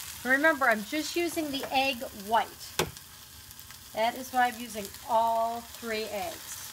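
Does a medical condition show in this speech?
No.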